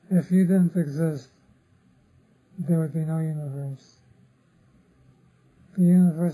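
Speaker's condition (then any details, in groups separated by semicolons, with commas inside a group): Parkinson's disease; others offer remedies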